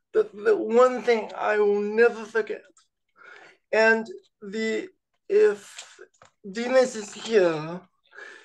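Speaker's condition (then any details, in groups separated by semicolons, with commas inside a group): Cerebral palsy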